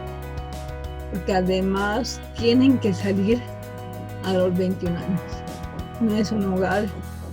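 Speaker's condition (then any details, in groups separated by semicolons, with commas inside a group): Cerebral palsy from birth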